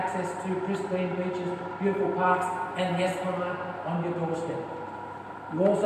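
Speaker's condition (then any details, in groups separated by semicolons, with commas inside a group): No condition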